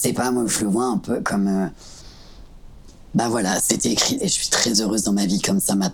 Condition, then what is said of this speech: Laryngectomy. On va vous faire une laryngectomie partielle, vous allez parler avec une voix très rauque.